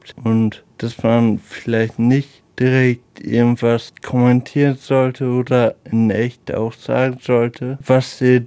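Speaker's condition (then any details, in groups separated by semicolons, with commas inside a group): Friedreich's ataxia; rare incurable nerve disease, affects balance, motor skills and heart, onset at age 12; uses wheelchair, 25 years old, about 13 years since onset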